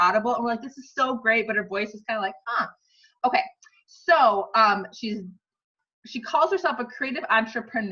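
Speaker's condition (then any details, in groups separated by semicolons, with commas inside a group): No condition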